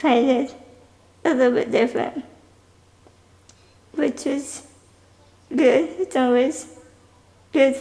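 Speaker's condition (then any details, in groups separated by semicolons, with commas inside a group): Spinal muscular atrophy type 2; sometimes trouble breathing, machine airflow sudden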